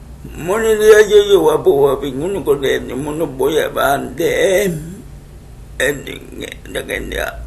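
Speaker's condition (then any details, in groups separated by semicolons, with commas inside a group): Cerebral palsy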